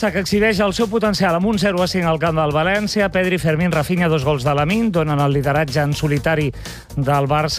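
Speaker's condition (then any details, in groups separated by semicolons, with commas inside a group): No condition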